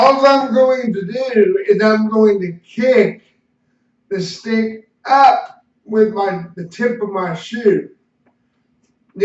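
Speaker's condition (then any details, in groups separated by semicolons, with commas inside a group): Cerebral palsy; slight speech impediment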